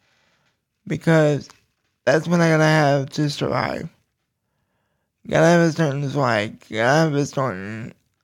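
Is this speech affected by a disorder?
Yes: cerebral palsy; low voice.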